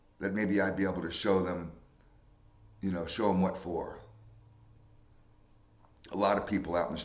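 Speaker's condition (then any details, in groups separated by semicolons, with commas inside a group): No condition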